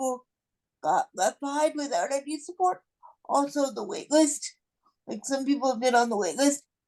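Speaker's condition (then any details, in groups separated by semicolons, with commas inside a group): Cerebral palsy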